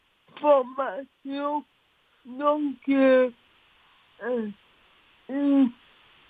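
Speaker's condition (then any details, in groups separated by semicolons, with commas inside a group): Cerebral palsy; since birth, all four limbs affected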